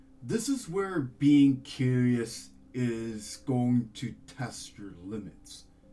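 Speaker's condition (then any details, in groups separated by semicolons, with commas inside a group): No condition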